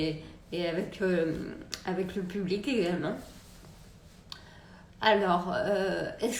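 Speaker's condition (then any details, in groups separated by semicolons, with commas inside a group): Multiple sclerosis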